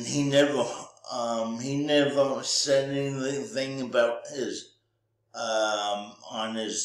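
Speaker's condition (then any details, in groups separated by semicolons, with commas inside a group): Cerebral palsy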